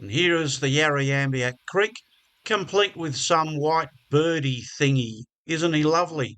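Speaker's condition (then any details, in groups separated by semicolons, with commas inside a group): No condition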